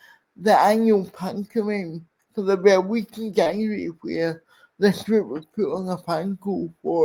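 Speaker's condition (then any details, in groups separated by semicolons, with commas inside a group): Cerebral palsy; speech impairment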